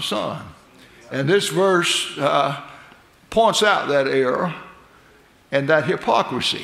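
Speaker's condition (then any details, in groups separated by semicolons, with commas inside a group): No condition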